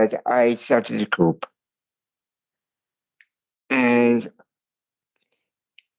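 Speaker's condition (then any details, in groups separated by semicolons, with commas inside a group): Cerebral palsy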